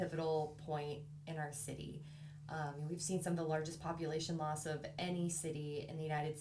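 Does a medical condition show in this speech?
No.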